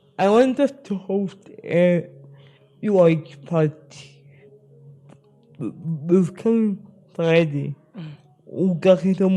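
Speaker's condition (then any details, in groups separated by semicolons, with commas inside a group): Spastic cerebral palsy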